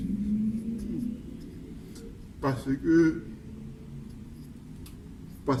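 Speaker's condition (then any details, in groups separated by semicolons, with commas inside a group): Cerebral palsy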